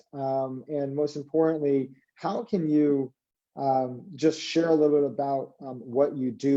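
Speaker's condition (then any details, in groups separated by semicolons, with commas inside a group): No condition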